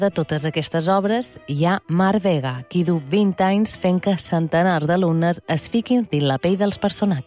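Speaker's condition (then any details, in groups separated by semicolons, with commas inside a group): No condition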